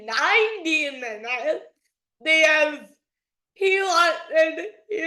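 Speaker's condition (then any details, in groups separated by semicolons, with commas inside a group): Dystonia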